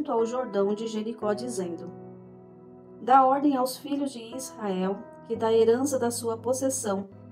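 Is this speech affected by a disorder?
No.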